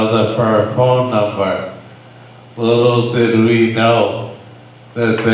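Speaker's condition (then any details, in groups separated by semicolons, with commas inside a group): Brain injury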